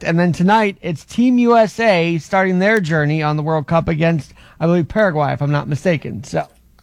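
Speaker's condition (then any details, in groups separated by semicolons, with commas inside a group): No condition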